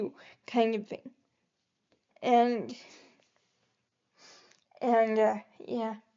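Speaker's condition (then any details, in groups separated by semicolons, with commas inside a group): Cerebral palsy; able to articulate and speak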